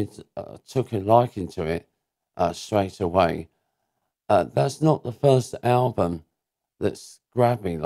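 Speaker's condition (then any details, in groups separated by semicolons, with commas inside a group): Cerebral palsy; diagnosed as baby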